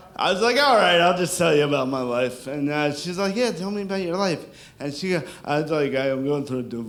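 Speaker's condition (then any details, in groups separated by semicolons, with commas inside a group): Cerebral palsy; from birth; sounds drunk, constant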